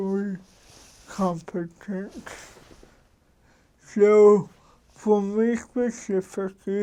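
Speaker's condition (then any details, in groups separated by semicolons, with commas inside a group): Cerebral palsy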